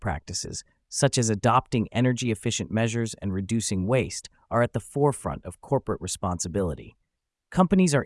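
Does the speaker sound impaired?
No.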